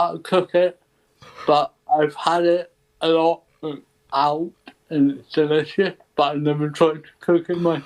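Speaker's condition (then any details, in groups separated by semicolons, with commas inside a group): Cerebral palsy; ataxic type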